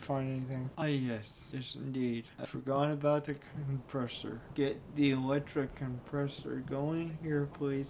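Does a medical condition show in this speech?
Yes: cerebral palsy; only one hand usable.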